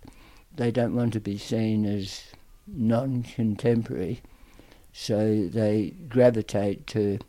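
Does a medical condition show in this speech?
Yes: tongue cancer, aggressive; lasting speech and swallowing problems, still present to a certain extent.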